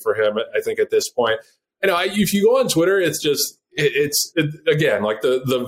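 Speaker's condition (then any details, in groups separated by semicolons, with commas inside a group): No condition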